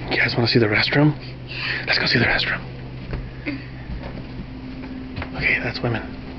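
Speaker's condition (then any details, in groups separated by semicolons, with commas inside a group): No condition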